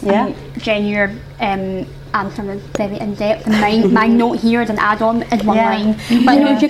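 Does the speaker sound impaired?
Yes: isolated cleft palate; congenital isolated cleft palate, lip not involved, surgeries through childhood and adulthood, jaw surgery for underbite from impaired jaw growth; age 26, near end of cleft treatment; noticeable speech difference, bar staff often not understanding, partner first took it for accent, sometimes exaggerated at cleft events.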